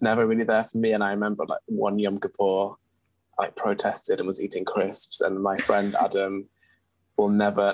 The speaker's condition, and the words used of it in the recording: No condition.